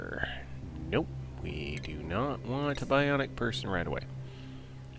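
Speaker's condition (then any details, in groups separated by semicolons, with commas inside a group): No condition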